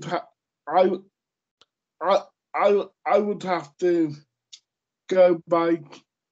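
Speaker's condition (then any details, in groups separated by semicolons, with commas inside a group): Cerebral palsy; lifelong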